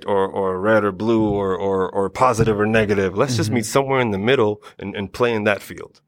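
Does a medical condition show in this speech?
No.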